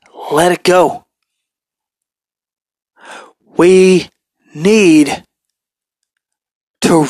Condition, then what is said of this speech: Stuttering. And I'm sorry for the stutters, but this is how I do when I get into something.